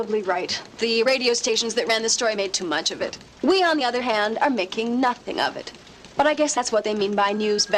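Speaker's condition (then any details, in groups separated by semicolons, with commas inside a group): No condition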